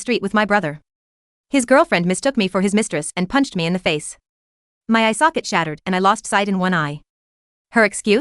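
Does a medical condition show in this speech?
No.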